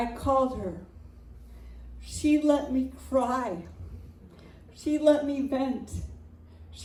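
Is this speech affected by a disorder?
Yes: cerebral palsy.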